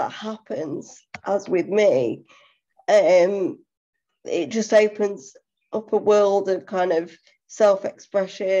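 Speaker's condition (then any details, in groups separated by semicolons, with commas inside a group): Cerebral palsy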